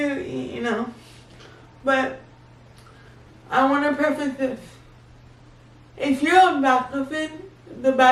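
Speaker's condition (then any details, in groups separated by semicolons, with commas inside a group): Cerebral palsy; baclofen pump for spasms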